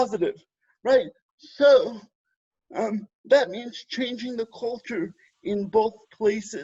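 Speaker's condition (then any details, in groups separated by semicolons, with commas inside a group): Cerebral palsy; spastic type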